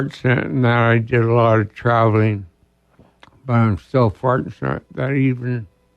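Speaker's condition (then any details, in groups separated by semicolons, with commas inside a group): ALS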